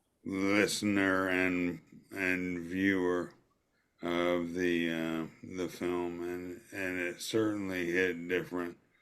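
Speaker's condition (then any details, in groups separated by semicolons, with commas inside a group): ALS; voice retained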